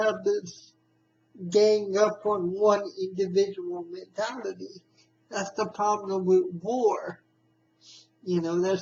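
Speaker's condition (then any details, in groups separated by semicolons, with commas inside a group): Spastic cerebral palsy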